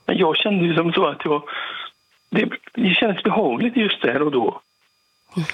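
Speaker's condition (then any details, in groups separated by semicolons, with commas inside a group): Parkinson's; operation involving tube down the throat planned about two months ago; recovering after intensive care two months ago, half day on oxygen masks, learning to breathe; difficulty speaking at times, trouble getting voice out properly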